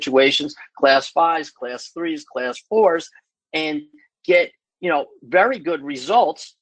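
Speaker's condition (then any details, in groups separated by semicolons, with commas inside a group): No condition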